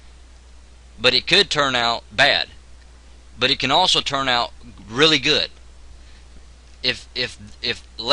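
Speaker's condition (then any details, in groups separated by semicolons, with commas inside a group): No condition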